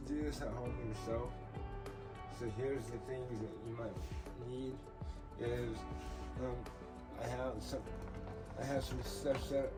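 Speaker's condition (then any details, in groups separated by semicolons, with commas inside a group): Cerebral palsy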